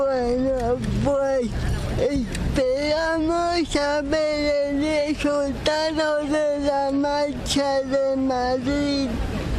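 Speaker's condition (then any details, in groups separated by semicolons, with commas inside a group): Cerebral palsy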